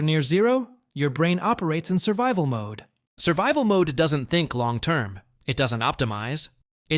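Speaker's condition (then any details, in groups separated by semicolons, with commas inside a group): No condition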